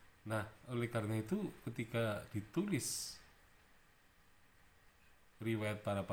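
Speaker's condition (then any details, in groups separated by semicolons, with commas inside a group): No condition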